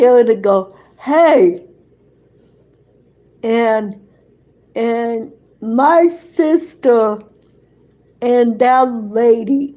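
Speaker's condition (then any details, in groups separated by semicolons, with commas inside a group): Cerebral palsy; present from birth; wheelchair user, past surgery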